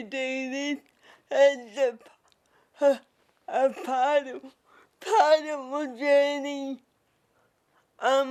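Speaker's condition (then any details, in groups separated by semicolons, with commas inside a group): Cerebral palsy; needs support workers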